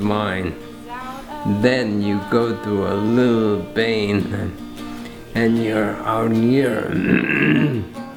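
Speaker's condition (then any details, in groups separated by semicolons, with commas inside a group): ALS; still mobile; affects speech and breathing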